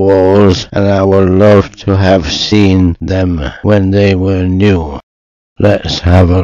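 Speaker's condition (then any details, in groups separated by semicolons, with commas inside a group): Motor neuron disease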